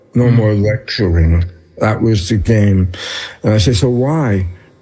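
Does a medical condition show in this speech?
Yes: tongue cancer; seen by ear nose throat doctor, throat scan malignant, later scan benign tumor; slurred speech; slurred speech attributed to tongue cancer.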